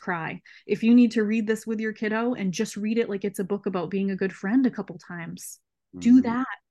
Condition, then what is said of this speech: None; typical speech.